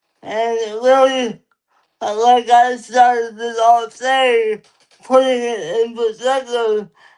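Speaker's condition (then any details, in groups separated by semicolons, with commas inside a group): Cerebral palsy; lifelong; limited energy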